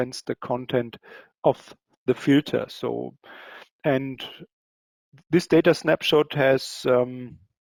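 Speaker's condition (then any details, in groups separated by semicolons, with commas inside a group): No condition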